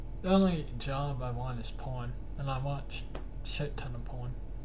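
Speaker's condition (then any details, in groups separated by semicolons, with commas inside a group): Cerebral palsy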